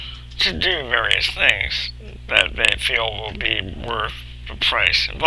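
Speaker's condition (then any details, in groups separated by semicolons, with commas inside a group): Cerebral palsy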